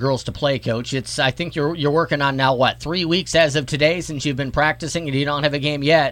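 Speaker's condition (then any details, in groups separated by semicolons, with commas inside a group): No condition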